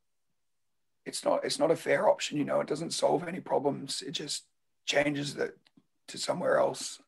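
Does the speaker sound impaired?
Yes: laryngeal cancer; laryngeal tumour removed by surgery then regrew, voice box kept, voice box removal if it recurs; told in remission two weeks ago after radiotherapy to larynx, monthly checkups, age 28; raspy voice led to diagnosis, voice still wrecked for a while, swallowing painful during radiotherapy.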